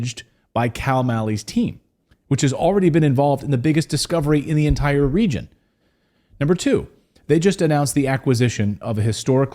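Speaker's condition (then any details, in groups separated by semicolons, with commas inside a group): No condition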